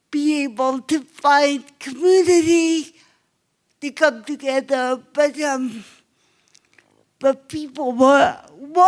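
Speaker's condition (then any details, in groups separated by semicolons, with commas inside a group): Cerebral palsy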